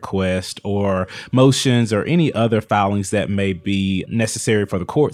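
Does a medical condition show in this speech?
No.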